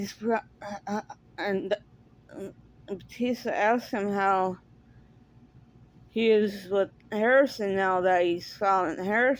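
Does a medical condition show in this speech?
Yes: cerebral palsy; speaks differently.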